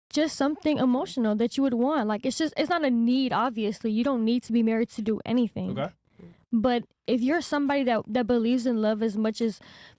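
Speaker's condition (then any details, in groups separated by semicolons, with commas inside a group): No condition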